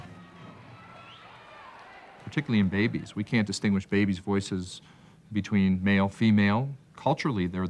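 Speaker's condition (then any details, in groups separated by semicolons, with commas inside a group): No condition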